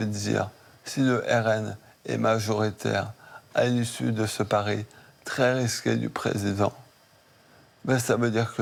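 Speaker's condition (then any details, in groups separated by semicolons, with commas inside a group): Maladie de Charcot (ALS); onset left hand trembling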